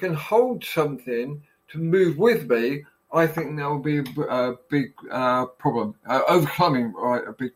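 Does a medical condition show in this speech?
Yes: aphasia after stroke; stroke after operation led by Professor Linda Hands, relearned walking and speaking; cannot talk properly, thoughts intact but words come out wrong.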